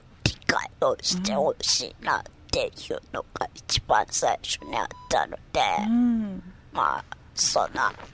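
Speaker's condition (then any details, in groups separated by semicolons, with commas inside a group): Myasthenia gravis; body strength gradually lost, onset at age 24, ventilator since age 26; age 34, uses ventilator, came to studio, goes out actively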